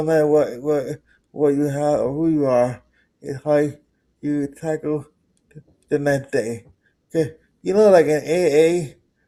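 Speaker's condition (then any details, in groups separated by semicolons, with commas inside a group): Cerebral palsy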